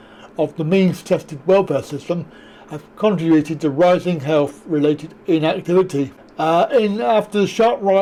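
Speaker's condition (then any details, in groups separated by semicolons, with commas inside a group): Cerebral palsy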